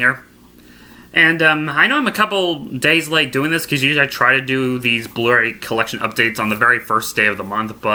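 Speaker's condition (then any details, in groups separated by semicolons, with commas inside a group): No condition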